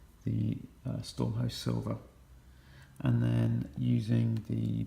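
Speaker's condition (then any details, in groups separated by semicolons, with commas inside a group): No condition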